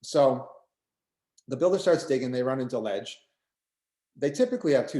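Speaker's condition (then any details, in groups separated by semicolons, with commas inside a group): No condition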